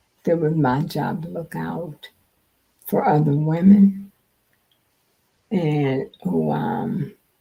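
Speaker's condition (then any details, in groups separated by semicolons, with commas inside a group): Multiple sclerosis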